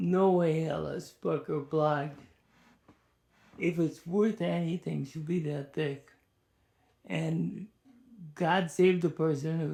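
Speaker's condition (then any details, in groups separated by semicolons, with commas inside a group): ALS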